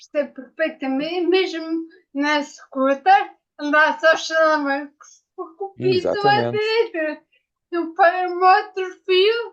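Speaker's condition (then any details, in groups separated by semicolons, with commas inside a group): Ataxia after brain injury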